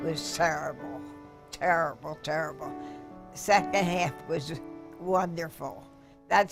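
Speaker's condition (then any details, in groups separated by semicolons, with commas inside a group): Parkinson's; developed after earlier mental illness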